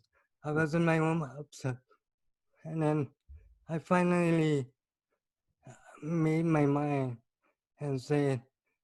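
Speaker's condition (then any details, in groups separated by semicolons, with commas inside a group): Cerebral palsy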